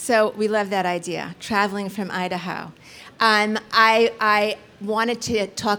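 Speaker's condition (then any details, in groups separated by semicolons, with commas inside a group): No condition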